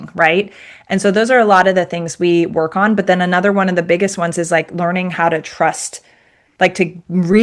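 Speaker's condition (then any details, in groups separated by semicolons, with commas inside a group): No condition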